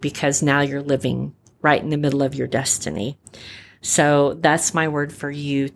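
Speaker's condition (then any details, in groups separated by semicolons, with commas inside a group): Repaired cleft palate, cleft palate without cleft lip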